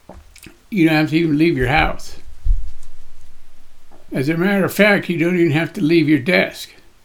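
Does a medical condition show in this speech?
Yes: Parkinson's disease; Parkinson's disease at age 76 to 77, body tremor, shaking stops when holding heavy weights; voice shakes.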